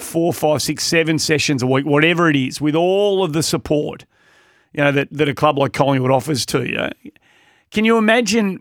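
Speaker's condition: No condition

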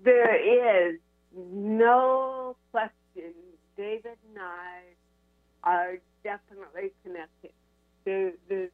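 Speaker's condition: Cerebral palsy; diagnosed at UCLA

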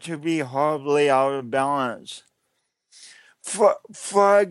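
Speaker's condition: Cerebral palsy; speech impediment developed while growing

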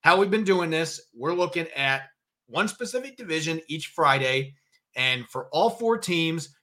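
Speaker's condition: No condition

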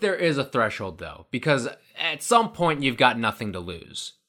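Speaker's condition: No condition

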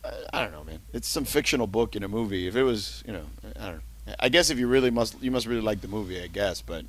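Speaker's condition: No condition

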